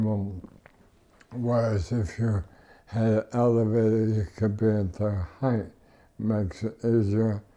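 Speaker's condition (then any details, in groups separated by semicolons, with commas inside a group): ALS; power wheelchair, no tracheostomy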